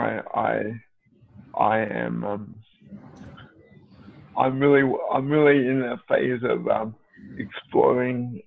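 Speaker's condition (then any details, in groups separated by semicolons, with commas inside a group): Cerebral palsy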